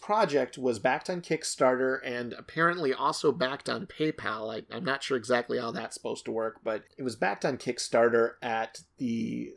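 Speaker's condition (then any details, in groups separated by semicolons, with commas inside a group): No condition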